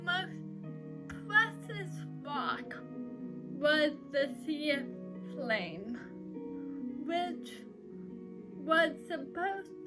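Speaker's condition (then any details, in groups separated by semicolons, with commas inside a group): Cerebral palsy; uses crutches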